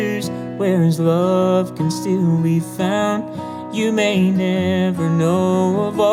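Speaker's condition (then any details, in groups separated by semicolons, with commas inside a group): No condition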